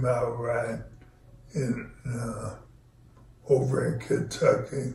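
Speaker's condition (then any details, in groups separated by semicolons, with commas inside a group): ALS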